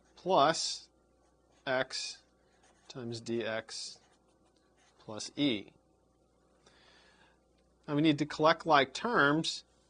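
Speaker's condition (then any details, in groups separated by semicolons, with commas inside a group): No condition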